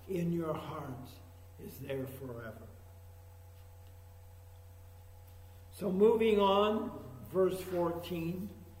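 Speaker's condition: ALS; only shallow breaths

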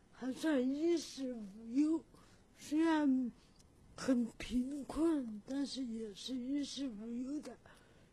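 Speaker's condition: Cerebral palsy; from birth, breech delivery with oxygen deprivation, impaired mobility, handwriting very difficult; unclear articulation, self-described in own poem

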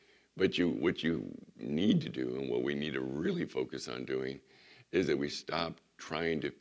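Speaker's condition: Vocal cord surgery recovery; recovering from vocal cord surgery, resting voice, recent cold and coughing set recovery back

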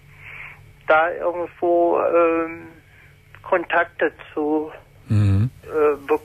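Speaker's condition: Spastic paralysis since birth; able to communicate normally

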